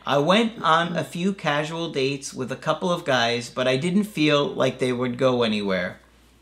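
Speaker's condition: No condition

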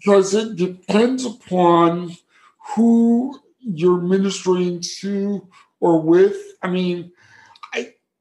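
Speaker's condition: Cerebral palsy; affects speech

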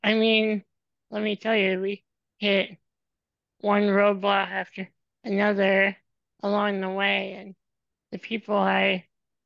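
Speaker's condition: Spinal muscular atrophy; from birth

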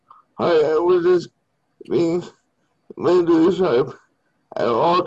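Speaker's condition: Cerebral palsy; limbs affected, cannot walk, wheelchair user; speech impairment, some listeners may not understand, hosts find speech clear

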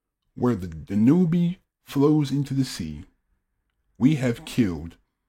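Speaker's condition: No condition

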